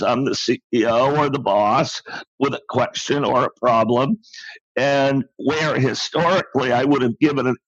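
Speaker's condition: Spasmodic dysphonia; no known cure

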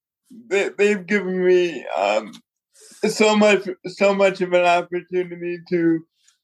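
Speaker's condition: Cerebral palsy; bike

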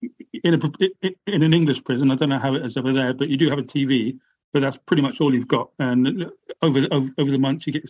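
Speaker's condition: Stammer; stammer causing blocks; stammer barely noticeable in relaxed, open conversation; stammer worse under stress and strategized answers, avoided speaking in court because of it; repeated sounds

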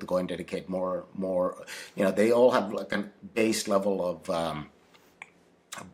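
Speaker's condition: No condition

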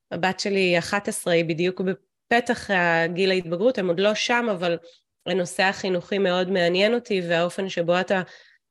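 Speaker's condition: No condition

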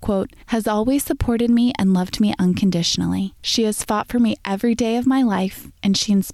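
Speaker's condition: No condition

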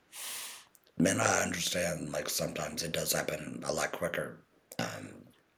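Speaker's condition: Total laryngectomy, total laryngectomy with TEP

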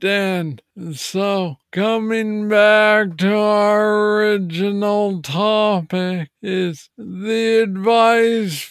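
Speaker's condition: Parkinson's disease; young onset Parkinson's disease, diagnosed age 35, frequent doctor and pharmacy visits; clear on good days, slurred words when off, intelligibility varies between episodes

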